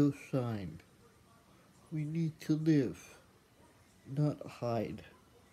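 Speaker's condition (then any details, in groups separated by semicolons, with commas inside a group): Athetoid cerebral palsy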